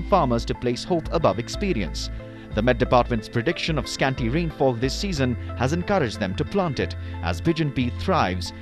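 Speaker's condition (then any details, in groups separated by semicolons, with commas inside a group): No condition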